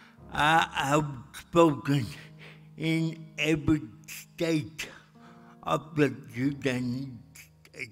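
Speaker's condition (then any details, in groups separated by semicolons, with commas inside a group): Cerebral palsy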